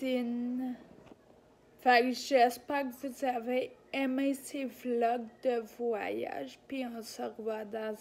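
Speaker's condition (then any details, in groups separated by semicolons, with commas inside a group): Ataxia; degenerative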